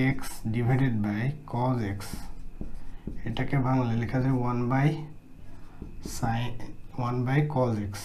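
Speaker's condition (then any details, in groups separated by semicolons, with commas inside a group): No condition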